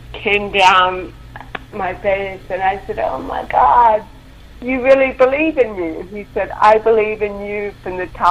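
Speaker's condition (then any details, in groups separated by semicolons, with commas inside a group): Cerebral palsy; involuntary movements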